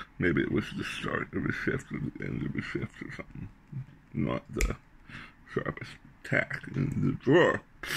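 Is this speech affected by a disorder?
Yes: glossectomy with reconstructed tongue; glossectomy, tongue cancer.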